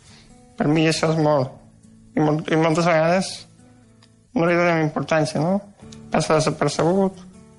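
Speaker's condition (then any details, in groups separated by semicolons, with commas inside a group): Duchenne muscular dystrophy; housebound, no longer able to eat, moves only head and legs slightly, postural pain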